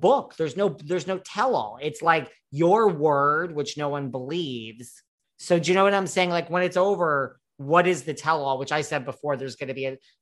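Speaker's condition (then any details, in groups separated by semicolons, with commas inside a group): No condition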